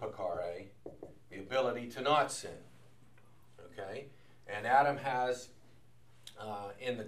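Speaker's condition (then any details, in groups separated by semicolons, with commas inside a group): No condition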